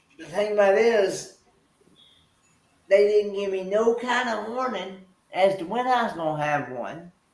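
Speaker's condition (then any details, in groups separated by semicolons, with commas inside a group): Cerebral palsy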